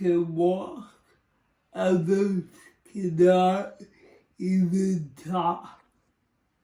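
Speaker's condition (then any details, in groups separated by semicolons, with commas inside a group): Cerebral palsy; speech impairment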